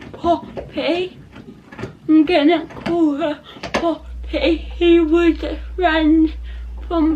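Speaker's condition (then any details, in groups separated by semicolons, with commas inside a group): Cerebral palsy; not quadriplegic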